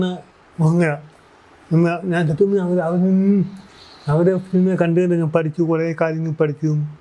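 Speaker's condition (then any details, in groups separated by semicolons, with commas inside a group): Cerebral palsy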